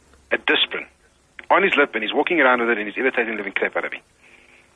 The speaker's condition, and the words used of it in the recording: No condition.